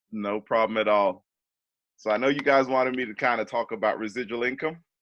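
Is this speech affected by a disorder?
No.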